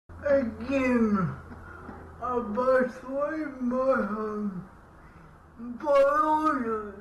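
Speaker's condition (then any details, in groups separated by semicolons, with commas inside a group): Cerebral palsy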